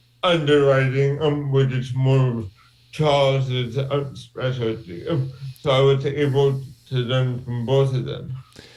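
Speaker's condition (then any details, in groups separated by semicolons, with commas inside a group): Cerebral palsy; from birth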